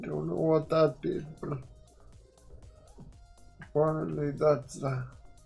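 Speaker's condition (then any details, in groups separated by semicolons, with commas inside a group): Quadriplegic cerebral palsy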